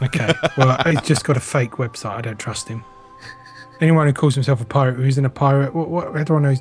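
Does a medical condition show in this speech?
No.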